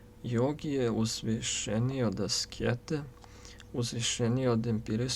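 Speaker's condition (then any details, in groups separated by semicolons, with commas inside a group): No condition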